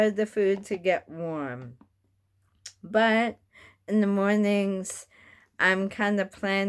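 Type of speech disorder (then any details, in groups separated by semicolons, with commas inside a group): Bulbar dysarthria; bulbar onset ALS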